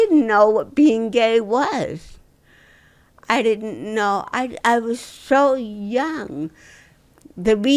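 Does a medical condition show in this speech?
Yes: cerebral palsy.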